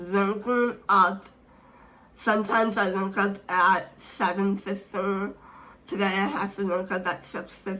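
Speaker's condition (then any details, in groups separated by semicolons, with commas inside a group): Speech impairment; hard to understand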